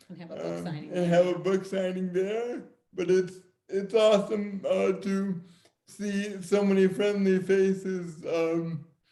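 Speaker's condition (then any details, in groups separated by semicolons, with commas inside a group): Severe cerebral palsy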